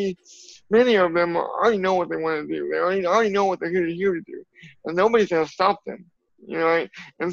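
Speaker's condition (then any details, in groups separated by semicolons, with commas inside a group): Cerebral palsy; from birth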